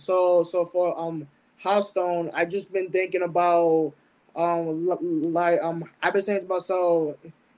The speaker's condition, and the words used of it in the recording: Stuttering. My fear last time is that certain words don't come out.